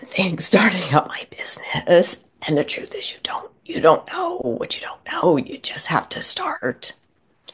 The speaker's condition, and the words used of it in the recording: Spasmodic dysphonia. And when I'm at my worst, where you can't even hear me, it is almost impossible to talk and breathe.